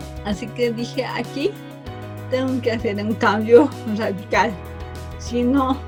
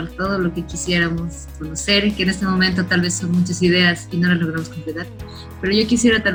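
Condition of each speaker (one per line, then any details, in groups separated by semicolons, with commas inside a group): Cerebral palsy from birth; from birth, lack of oxygen, affects motor, language, posture; speech and language affected
No condition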